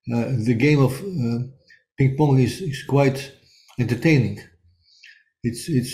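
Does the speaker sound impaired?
Yes: Parkinson's disease; onset around age 55 or 56, stopped playing guitar because could not play syncopation.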